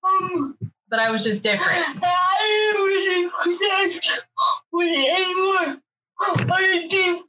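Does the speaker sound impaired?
Yes: cerebral palsy; wheelchair for mobility, speech impairment, job provides same interpreter daily over Zoom; others may struggle to understand, interpreter revoices her words.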